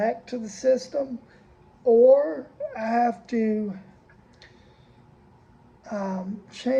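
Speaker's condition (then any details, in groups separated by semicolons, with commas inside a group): Cerebral palsy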